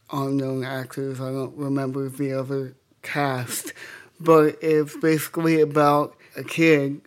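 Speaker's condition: Cerebral palsy; speech affected

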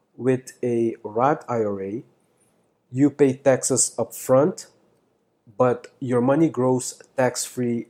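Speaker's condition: No condition

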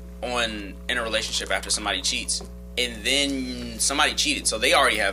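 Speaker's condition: No condition

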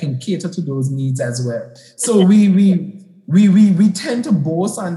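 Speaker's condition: No condition

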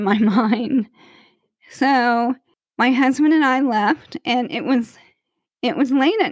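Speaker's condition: ALS; 16 years since diagnosis

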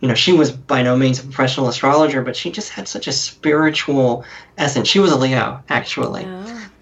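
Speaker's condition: Cleft lip and palate; different

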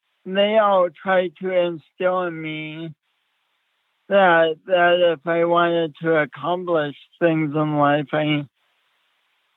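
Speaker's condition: Speech impediment; since childhood

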